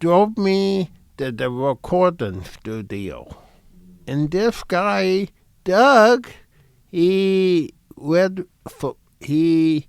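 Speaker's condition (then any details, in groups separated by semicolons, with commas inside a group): Cerebral palsy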